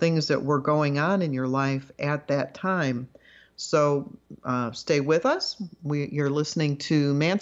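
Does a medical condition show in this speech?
No.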